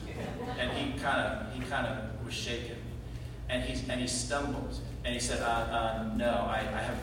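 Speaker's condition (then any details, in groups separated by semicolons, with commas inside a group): No condition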